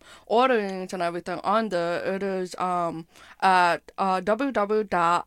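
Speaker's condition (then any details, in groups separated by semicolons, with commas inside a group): Hearing impairment with speech impairment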